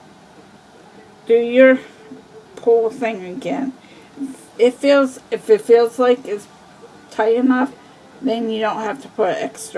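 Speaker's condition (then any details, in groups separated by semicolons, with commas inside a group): Cerebral palsy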